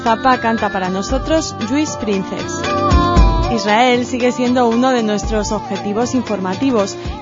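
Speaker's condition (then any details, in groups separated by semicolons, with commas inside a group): No condition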